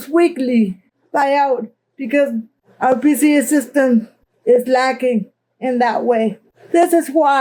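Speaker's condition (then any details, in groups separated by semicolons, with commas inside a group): Cerebral palsy; present from birth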